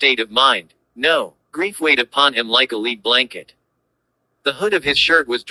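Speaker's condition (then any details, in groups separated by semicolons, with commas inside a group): No condition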